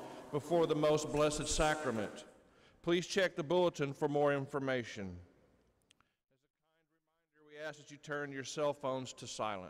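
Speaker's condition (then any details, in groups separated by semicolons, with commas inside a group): No condition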